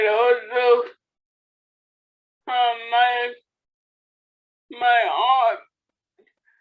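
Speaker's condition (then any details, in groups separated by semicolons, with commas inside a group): Cerebral palsy; speech therapy since childhood, gets out of breath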